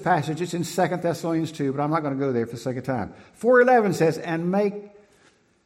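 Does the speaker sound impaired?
No.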